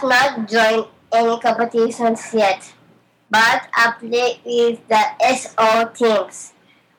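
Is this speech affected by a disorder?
Yes: Down syndrome; regular speech therapy, reading practices, public speaking and mc work to build confidence; some speech difficulties due to condition.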